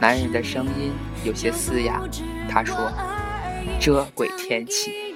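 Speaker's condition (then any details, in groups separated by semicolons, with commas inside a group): No condition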